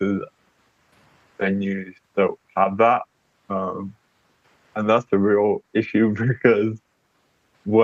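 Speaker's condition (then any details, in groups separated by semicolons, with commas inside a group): Cerebral palsy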